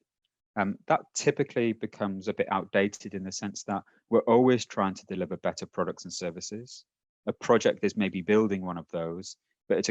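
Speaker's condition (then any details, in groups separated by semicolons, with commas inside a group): No condition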